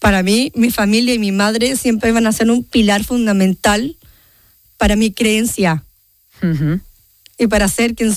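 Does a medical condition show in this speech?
Yes: Down syndrome; genetic condition, present since birth, now 30 years old; host calls her an enormous communicator with tremendous self-assurance.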